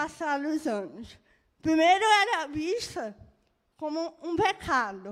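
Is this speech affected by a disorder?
Yes: cerebral palsy; birth brain injury; moderate.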